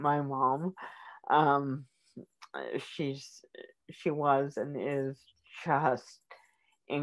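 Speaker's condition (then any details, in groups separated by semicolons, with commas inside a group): Cerebral palsy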